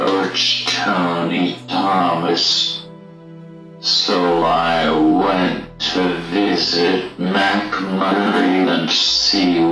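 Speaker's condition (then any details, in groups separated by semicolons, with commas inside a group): ALS; needs help getting out of bed and moving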